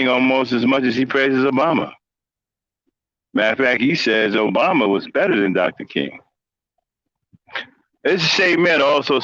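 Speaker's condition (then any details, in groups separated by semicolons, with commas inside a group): No condition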